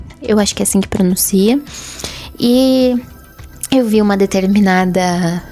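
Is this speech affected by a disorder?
No.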